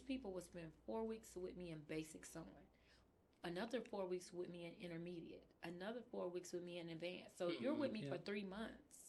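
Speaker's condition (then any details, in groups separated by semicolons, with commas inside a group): No condition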